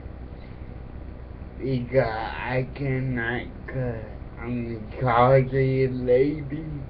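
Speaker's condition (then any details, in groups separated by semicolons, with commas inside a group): Cerebral palsy; affects speech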